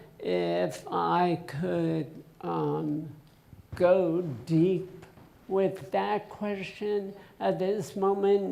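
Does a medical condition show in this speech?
Yes: essential tremor.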